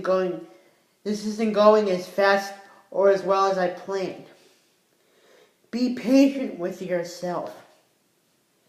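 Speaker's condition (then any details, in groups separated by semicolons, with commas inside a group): Cerebral palsy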